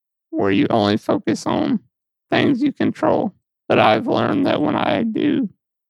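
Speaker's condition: Muscular dystrophy; lifelong, muscle atrophy and weight loss, muscle and fat lost around tailbone, repositioned in bed by mother

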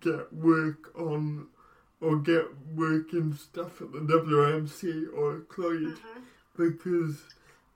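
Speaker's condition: Cerebral palsy; brain damage at or around birth

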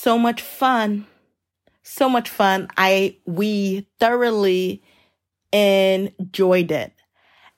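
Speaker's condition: Stuttering; traumatic brain injury survivor, gets worn out with brain overload; stumbling, word repetitions; prolonged sounds, blocks

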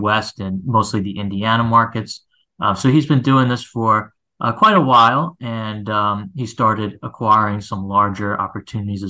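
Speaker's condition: No condition

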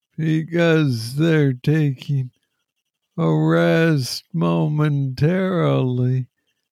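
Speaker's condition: Parkinson's disease; young onset Parkinson's disease, diagnosed at age 35, progressive; clear on good days, slurred words when off, intelligibility varies between episodes

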